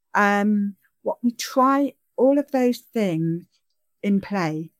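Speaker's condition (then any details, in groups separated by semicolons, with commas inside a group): Deafness; signing and speaking at the same time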